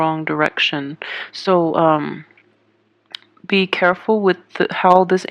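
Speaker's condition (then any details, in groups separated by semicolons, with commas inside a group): No condition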